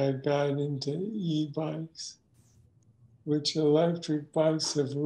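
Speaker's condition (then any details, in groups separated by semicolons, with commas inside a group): Parkinson's disease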